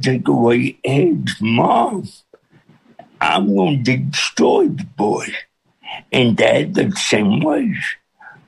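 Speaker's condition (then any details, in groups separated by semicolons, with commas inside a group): Cerebral palsy with speech impediment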